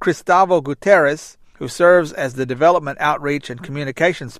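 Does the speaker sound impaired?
No.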